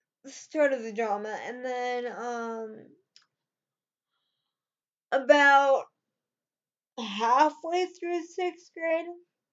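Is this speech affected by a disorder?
Yes: cerebral palsy.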